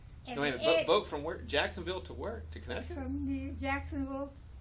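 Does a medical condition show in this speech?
No.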